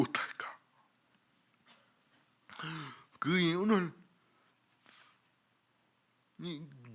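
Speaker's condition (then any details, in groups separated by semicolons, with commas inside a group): Cerebral palsy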